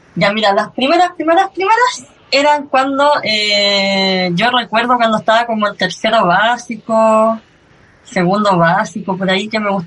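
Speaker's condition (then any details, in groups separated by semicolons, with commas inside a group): Cleft lip and palate; since early childhood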